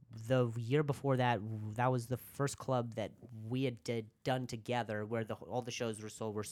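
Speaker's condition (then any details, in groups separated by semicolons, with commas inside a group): Stuttering; after coffee, racing thoughts, feels unable to slow down; voice can't keep up with thoughts, worse with caffeine; blocks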